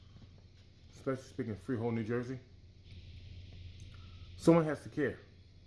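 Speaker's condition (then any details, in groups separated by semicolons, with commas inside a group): No condition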